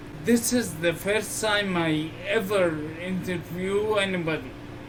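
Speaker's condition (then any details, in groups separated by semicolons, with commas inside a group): Multiple sclerosis; poor motor skills; slurred speech, previously normal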